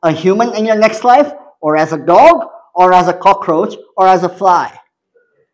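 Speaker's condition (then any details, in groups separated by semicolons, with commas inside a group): Cleft palate; major speech impediments since childhood, still present, speaks two or three languages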